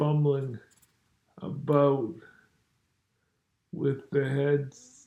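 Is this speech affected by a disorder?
Yes: multiple sclerosis.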